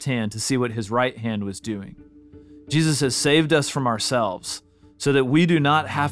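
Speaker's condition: No condition

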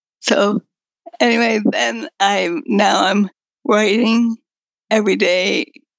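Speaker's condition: Progressive multiple sclerosis; quadriplegic, no hand use, walker to scooter to wheelchairs, talking harder as disease progressed; voice up and down, in and out with pulmonary muscle strength, sometimes no voice, assistant speaks

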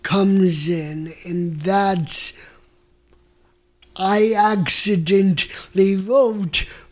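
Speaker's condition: Mild cerebral palsy; mistaken for drunk

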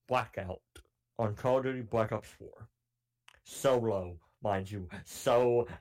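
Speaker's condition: Cleft palate; cleft palate since childhood

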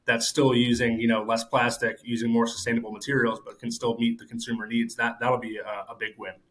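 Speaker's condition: No condition

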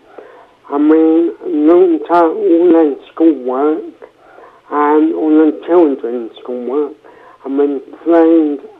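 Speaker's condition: Cerebral palsy, mild

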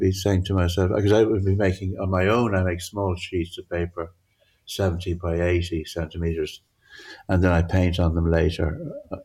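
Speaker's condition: Parkinson's; altered visual perception

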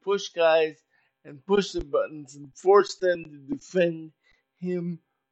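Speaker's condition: Cerebral palsy; very poor balance

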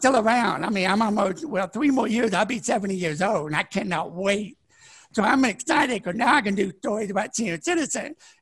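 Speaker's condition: Deafness; born deaf, partially blind, learning disability, sign language learned at 21, broke neck, head injury, two strokes, paralyzed once; could not speak until age ten

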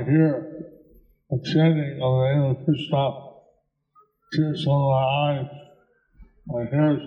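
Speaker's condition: Stroke with facial paralysis; Deva Madhava repeats speech aloud

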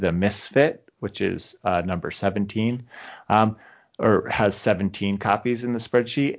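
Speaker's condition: No condition

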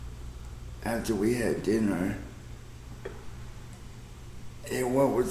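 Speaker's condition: Cerebral palsy

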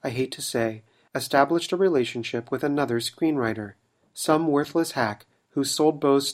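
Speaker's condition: No condition

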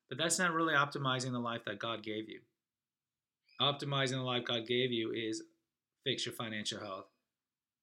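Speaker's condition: No condition

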